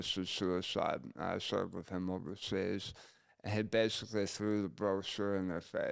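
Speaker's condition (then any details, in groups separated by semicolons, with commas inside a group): Gunshot injury to chin; self-inflicted gunshot injury to head and chin; speech much improved, may still be hard to understand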